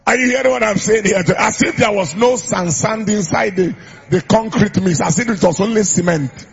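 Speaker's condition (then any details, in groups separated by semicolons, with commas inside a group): No condition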